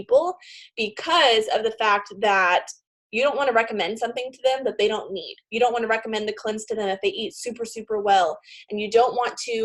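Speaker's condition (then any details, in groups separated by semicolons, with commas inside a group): No condition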